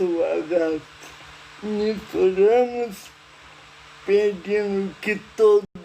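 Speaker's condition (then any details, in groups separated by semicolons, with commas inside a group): Paralysis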